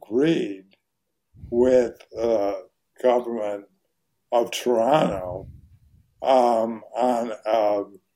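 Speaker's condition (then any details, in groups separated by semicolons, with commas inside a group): ALS; voice very hoarse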